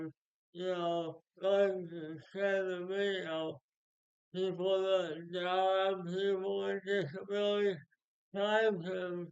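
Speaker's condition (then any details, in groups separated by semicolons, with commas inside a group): Speech impairment after birth surgery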